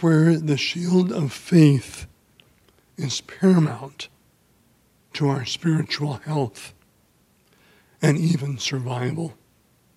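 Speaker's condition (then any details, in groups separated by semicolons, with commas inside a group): ALS; voice affected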